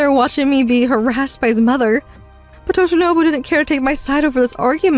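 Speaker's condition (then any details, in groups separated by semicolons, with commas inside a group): No condition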